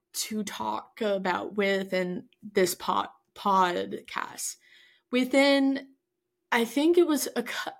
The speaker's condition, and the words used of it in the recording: Stuttering. Now, as I've gotten a bit older, it comes out a bit more than I actually like, but it is fine.